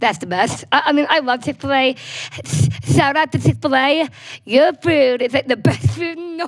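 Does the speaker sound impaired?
Yes: Down syndrome.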